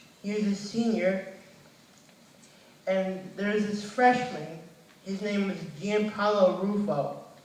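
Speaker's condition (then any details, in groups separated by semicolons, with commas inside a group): Cerebral palsy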